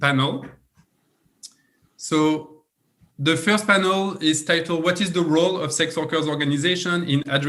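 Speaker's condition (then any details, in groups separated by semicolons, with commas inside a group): No condition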